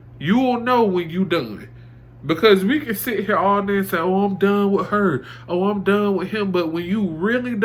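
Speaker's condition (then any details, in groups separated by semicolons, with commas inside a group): No condition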